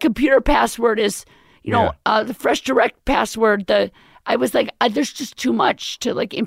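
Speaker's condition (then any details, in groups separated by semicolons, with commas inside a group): Left vocal cord paralysis, left unilateral; permanent left cord, near-fatal pneumonia two years ago, intubation, tracheostomy, feeding tube, steroid injections; recent type 1 thyroplasty with implant joining cords, may need another surgery, still hard to swallow; current voice temporary after recent surgery, could not talk or swallow during acute illness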